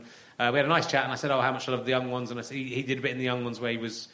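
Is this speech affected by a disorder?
No.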